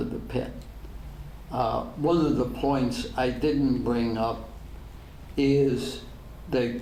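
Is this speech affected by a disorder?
Yes: ALS; degenerative; diagnosed ten years ago.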